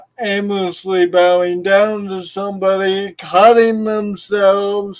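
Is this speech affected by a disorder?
Yes: cerebral palsy.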